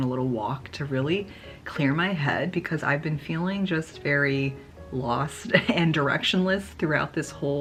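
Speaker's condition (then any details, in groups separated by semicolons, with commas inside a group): No condition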